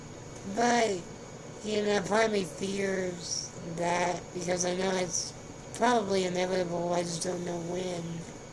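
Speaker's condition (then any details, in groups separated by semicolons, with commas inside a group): Spinal muscular atrophy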